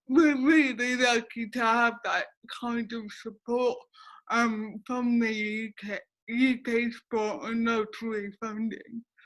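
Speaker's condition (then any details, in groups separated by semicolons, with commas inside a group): Cerebral palsy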